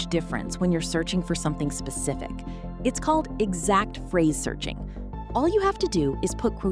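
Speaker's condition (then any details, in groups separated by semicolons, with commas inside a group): No condition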